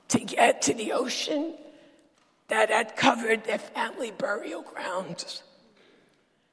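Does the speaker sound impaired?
Yes: dysphonia; lost ability to sing.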